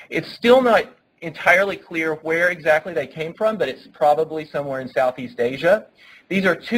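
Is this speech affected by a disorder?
No.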